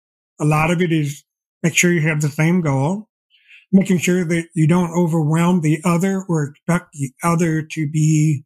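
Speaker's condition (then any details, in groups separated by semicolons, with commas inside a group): Deafblindness; progressive, diagnosed at age 28, expects eventual total blindness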